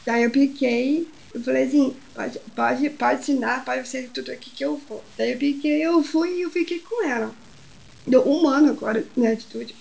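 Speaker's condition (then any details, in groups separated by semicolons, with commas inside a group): Down syndrome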